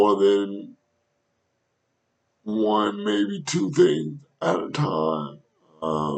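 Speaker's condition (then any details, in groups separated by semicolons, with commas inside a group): Cerebral palsy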